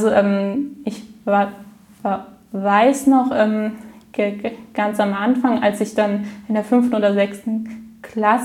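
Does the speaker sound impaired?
Yes: stuttering; stuttering since childhood, not noticed by self in primary school, laughed at from grade 5-6; intensive therapies at 16 and 20, little lasting effect, later therapy: acceptance first, then fluency technique; stutters openly, now speaks before and moderates groups; here repeated sounds, prolonged sounds.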